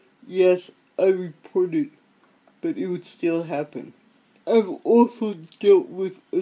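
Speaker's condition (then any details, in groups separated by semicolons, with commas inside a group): Cerebral palsy; speech improved naturally through talking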